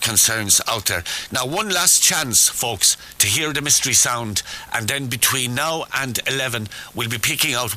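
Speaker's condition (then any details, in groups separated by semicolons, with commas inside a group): No condition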